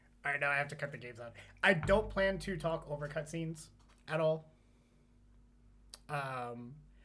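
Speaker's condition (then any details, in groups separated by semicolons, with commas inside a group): No condition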